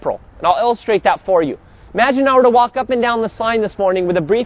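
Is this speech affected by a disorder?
No.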